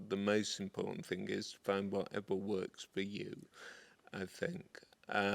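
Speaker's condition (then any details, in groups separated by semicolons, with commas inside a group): Multiple sclerosis, progressive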